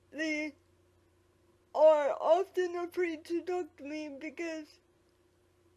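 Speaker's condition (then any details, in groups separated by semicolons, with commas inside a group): Quadriplegic cerebral palsy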